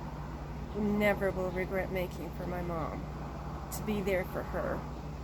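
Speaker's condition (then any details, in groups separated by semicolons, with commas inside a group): No condition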